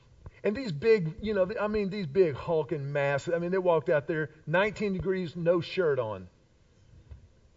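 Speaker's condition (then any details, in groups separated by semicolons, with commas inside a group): No condition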